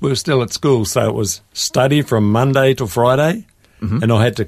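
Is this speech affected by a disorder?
No.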